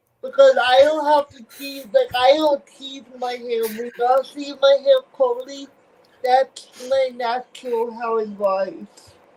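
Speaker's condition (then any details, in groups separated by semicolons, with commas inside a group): Cerebral palsy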